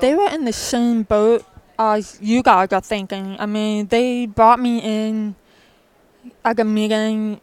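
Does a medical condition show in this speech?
Yes: profound deafness, born profoundly deaf in both ears; congenital profound deafness in both ears, diagnosed in childhood after trouble hearing from behind, can hear music; spoken speech preferred over ASL, childhood speech lessons three hours away, five days a week.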